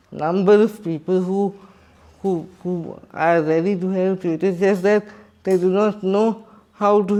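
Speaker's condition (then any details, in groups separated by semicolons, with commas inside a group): Cerebral palsy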